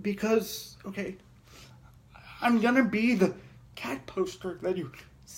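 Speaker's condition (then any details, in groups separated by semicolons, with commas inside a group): Cerebral palsy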